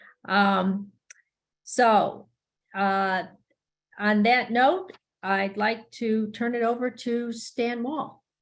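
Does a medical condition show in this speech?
No.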